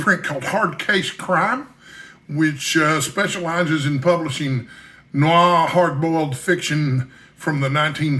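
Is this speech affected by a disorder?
No.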